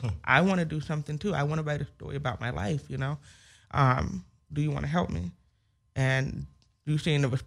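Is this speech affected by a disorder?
Yes: hearing loss with speech impediment; only comfortable speaking within last year or so.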